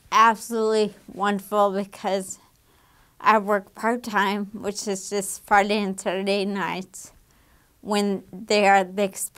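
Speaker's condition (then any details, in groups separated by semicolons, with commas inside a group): Damaged diaphragm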